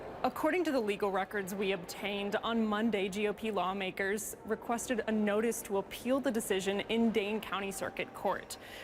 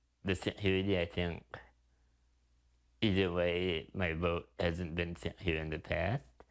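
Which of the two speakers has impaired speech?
The second: spinal muscular atrophy.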